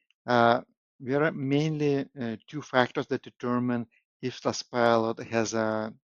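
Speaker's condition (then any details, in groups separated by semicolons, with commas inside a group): No condition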